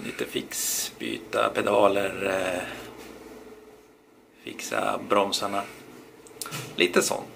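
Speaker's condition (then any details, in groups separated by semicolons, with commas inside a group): No condition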